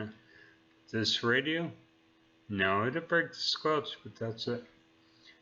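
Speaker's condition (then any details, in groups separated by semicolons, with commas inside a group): Neurological disease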